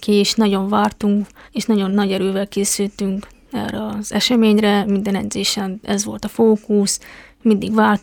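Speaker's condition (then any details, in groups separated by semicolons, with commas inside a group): Deafness; congenital, found at age one, device with surgery at 2.5, eight ear operations (3 left, 5 right) until ten; tried signing with Japanese sign-language users at the competition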